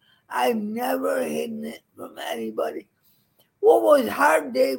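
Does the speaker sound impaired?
Yes: cerebral palsy; permanent, wobbly gait, frequent falls; described as drooly and funny, once judged too poor for teaching, mistaken for drunk.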